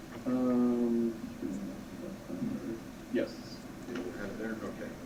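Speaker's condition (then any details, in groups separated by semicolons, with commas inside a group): No condition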